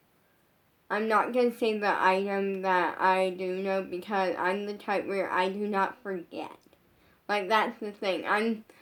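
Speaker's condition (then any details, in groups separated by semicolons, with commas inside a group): Brain injury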